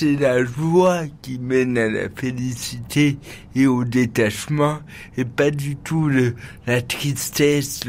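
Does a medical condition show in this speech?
Yes: cerebral palsy.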